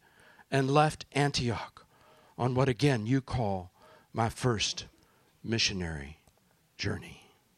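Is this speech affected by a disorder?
No.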